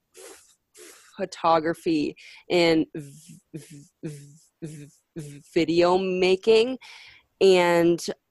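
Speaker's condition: Stuttering; stutter since childhood, mild and controllable in childhood, later worsened, individual speech therapy at 16; current speech therapy with male therapist aiming to regain childhood control, breathing and singer/actor techniques; worse with stress, anxiety and adults, less when whispering, angry, alone; prolonged sounds, blocks

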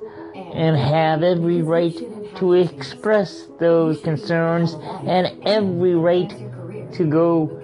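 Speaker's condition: Cerebral palsy; legal blindness

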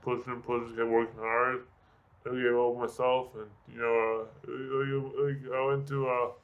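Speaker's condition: Traumatic brain injury; severe, drunk driving crash, brain bleed, collapsed lung, thoracotomy by STARS ambulance, mobility issues; years after injury, now able to talk, gives motivational talks; affects speech and balance, people think drunk

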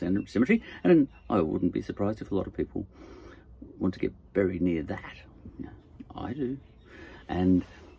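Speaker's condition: No condition

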